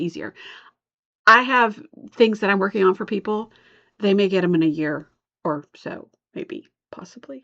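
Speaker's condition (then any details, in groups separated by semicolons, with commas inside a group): No condition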